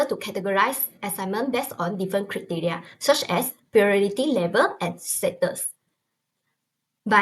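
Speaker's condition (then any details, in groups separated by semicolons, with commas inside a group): No condition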